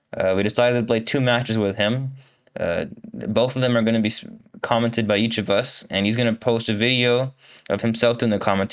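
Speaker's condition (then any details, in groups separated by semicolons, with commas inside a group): No condition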